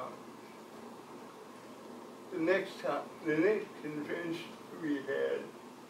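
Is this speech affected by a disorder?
Yes: cerebral palsy; from birth.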